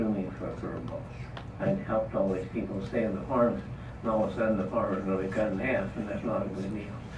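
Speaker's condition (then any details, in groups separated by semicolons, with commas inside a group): Parkinson's disease; trouble talking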